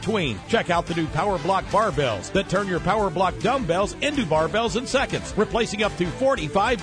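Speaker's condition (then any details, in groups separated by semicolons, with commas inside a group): No condition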